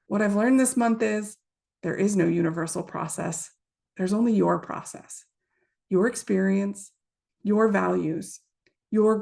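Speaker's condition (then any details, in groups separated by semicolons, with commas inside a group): No condition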